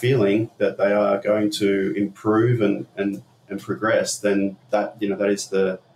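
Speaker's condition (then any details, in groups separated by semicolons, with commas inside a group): No condition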